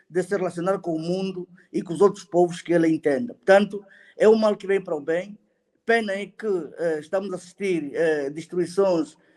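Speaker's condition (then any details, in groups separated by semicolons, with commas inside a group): No condition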